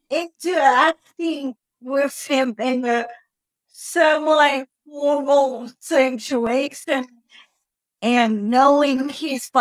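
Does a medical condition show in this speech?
Yes: cerebral palsy.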